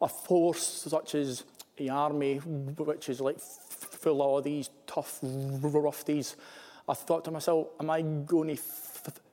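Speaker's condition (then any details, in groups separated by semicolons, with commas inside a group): Stammer; stammer since at least young infantry recruit age, noticed by recruiting sergeant; stammer noticeable to listeners; repeated sounds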